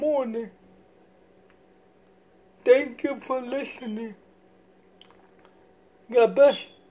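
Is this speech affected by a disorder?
Yes: cerebral palsy; from birth.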